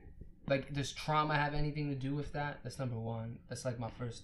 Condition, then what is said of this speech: No condition.